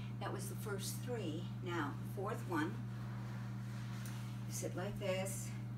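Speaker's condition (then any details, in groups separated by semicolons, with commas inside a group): No condition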